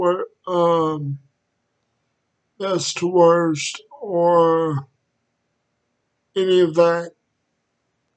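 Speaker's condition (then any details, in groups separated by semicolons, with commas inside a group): Cerebral palsy; wheelchair, needs transfer help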